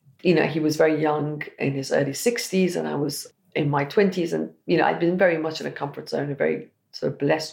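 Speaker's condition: No condition

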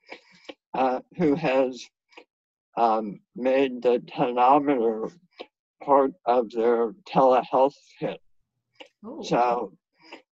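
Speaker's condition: Head and neck cancer surgery; no normal meals since

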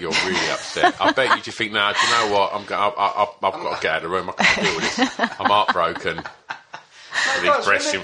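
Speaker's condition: No condition

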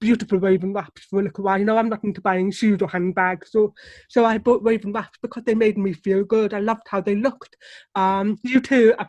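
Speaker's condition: Deafness; relies on lip reading

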